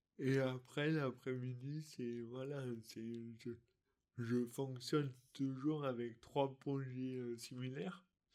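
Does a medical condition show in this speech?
Yes: dystonia; articulation difficulties.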